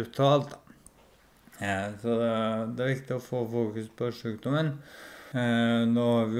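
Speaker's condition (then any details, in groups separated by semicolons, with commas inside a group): ALS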